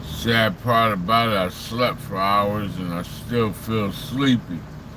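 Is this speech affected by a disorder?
Yes: slurred speech.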